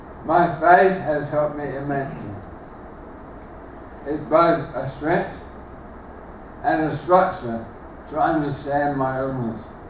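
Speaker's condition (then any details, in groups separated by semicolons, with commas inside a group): Motor neuron disease; terminal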